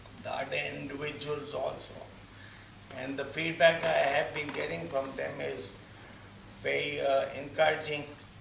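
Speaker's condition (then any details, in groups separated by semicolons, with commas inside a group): Friedreich's ataxia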